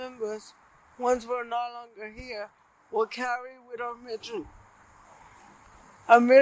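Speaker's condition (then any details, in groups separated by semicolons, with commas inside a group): Cerebral palsy; present from birth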